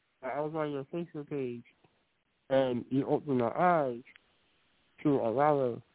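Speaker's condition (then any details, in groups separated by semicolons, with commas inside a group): Cerebral palsy; cerebral palsy since birth; speech may sound drunk to radio listeners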